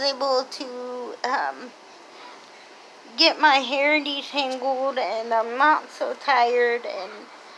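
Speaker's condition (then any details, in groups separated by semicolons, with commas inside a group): Cerebral palsy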